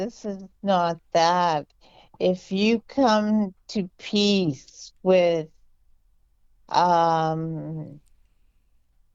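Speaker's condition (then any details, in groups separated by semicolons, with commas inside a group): Multiple sclerosis; diagnosed at age 17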